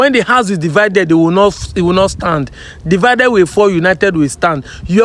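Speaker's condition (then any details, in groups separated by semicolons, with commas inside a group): No condition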